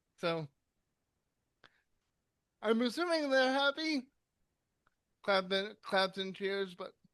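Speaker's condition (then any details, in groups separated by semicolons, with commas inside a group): Cerebral palsy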